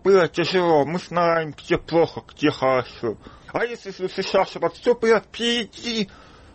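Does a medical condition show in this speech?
Yes: deafness; congenital deafness, kindergarten with hearing children, then school for the deaf, no hearing aid in childhood; hears poorly; speaks little, lip-reads.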